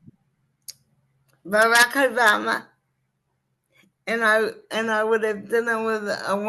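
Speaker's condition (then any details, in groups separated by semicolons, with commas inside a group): Cerebral palsy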